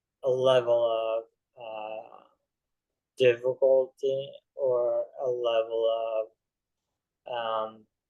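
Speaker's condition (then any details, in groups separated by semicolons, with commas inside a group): ALS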